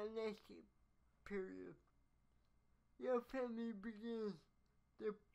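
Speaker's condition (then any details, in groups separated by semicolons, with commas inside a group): Cerebral palsy; speech affected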